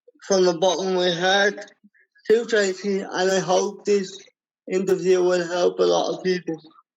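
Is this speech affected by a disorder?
Yes: cerebral palsy.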